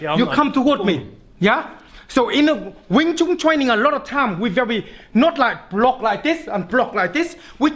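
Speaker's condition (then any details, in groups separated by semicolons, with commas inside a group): No condition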